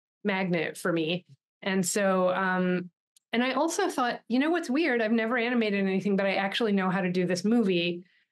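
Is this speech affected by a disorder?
No.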